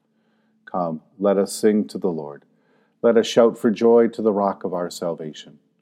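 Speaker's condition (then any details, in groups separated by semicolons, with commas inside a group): No condition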